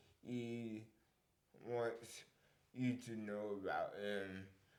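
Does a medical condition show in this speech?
Yes: cerebral palsy.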